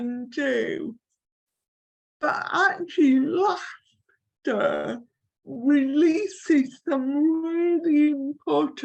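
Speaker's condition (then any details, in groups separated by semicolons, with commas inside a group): Cerebral palsy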